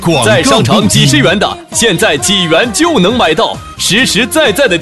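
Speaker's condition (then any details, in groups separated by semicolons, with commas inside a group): No condition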